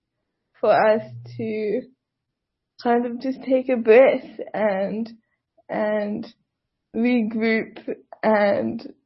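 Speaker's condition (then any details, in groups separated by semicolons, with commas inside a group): Cerebral palsy; quadriplegic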